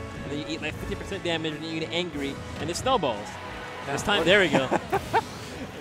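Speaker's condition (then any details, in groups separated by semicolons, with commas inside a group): No condition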